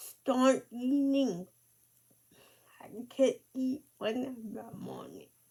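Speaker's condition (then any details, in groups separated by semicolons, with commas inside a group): Cerebral palsy; speech affected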